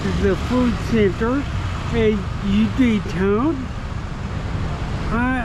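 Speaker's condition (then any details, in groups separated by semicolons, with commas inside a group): Traumatic brain injury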